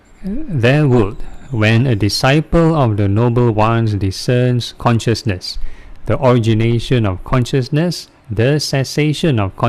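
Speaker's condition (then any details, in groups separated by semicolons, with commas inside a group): No condition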